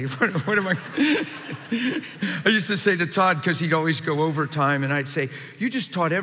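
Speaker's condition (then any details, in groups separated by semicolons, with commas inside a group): No condition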